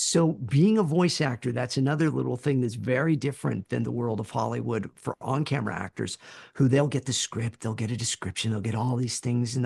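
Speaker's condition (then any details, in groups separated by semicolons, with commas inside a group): No condition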